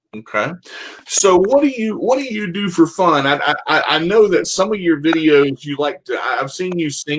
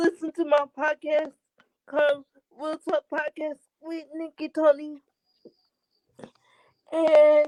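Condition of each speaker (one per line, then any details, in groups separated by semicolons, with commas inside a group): No condition
Cerebral palsy; all four limbs, uses wheelchair, baclofen pump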